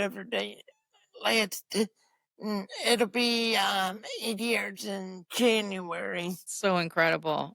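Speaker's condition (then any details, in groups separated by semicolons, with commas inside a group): Cerebral palsy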